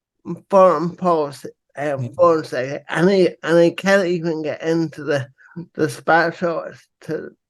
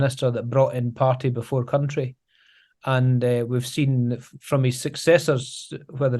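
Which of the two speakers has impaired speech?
The first: cerebral palsy; cerebral palsy, since childhood; speaks differently, speaks very slowly.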